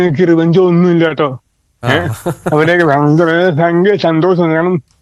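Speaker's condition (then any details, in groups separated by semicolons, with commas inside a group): Cerebral palsy; present from birth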